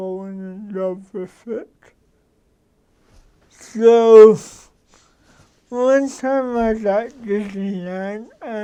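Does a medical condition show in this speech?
Yes: cerebral palsy.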